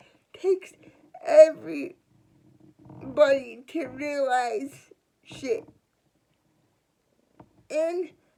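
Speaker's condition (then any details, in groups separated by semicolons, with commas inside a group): Cerebral palsy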